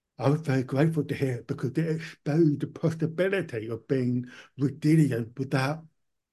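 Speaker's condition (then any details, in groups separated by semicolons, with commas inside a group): Profound deafness, born profoundly deaf, cochlear implant; cochlear implant about 20 years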